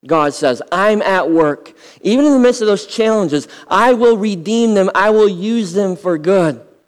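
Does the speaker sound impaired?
Yes: cleft lip and palate; congenital, from birth, nine surgeries to repair, with recoveries.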